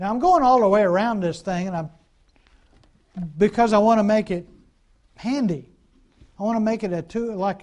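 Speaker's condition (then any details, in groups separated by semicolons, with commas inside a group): No condition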